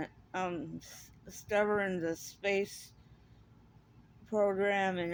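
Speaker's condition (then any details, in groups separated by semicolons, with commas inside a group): Cerebral palsy; speaks differently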